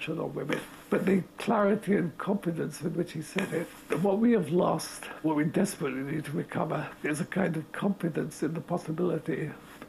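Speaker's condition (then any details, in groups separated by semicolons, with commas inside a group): Motor neurone disease; progressive motor neurone disease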